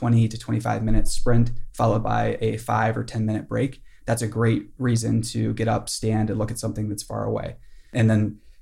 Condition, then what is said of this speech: No condition.